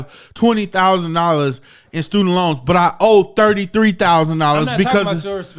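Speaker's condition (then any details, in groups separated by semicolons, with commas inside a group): No condition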